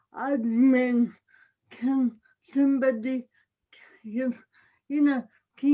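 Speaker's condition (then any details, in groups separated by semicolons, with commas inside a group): Cerebral palsy; audible speech impairment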